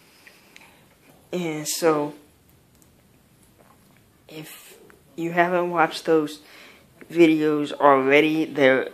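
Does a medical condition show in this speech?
Yes: cerebral palsy, mild; teeth pulled, hip double osteotomy; very low grade, very high tone.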